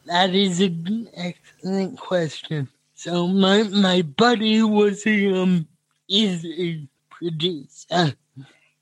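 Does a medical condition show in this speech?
Yes: cerebral palsy; says he is picking up host's stammer.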